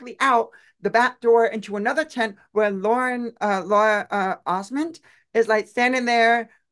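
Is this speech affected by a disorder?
Yes: deaf; uses own voice.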